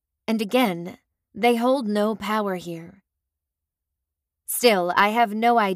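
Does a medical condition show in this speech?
No.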